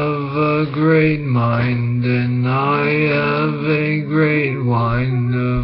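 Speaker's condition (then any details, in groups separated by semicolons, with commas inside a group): Brain injury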